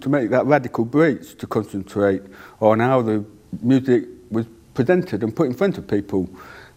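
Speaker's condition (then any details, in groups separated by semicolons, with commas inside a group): Deafness; cannot hear own voice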